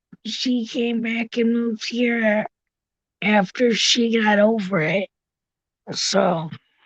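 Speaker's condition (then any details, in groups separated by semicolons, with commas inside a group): Cerebral palsy; tracheotomy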